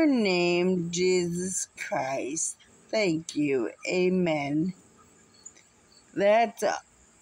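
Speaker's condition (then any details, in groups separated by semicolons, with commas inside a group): Muscular dystrophy; unable to walk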